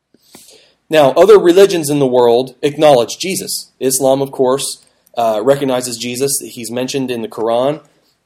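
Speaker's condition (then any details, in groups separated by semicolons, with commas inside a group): No condition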